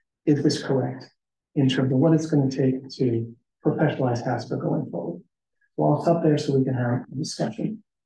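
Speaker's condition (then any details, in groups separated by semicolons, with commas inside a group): No condition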